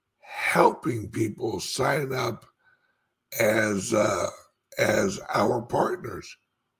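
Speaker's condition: Speech impediment; says barely able to talk, raspy voice, calls self horrible singer

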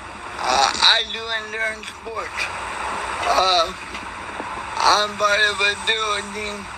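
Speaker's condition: Cerebral palsy; dyslexia

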